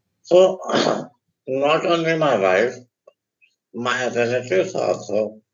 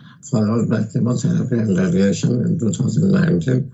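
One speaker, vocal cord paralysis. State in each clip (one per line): After voice therapy
Before voice therapy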